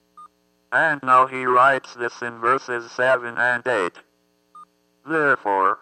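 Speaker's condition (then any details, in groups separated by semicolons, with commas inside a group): Athetoid cerebral palsy; constant muscle movement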